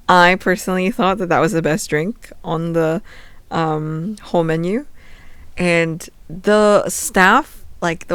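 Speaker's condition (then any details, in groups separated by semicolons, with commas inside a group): No condition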